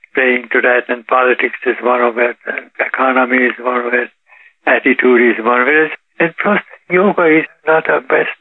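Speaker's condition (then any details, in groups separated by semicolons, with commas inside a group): Parkinson's disease; walks 3 miles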